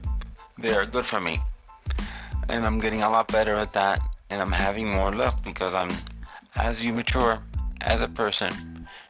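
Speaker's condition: Cerebral palsy; multiple childhood bone surgeries in the 70s

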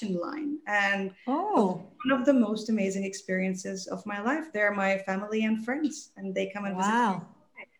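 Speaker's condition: No condition

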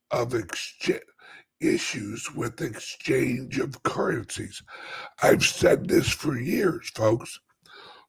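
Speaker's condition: Chronic voice problem; stiff voice box

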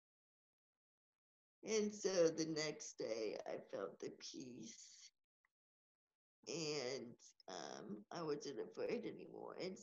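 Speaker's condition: Cerebral palsy; fever after birth, transferred to Stillwater Oklahoma hospital, diagnosed in infancy, hip surgery age 11; wheelchair user

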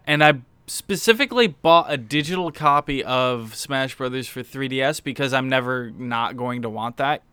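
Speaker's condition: No condition

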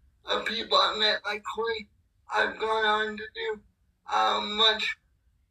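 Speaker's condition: Cerebral palsy; physically challenged

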